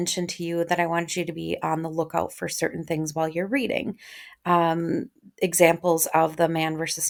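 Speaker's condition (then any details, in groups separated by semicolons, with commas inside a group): No condition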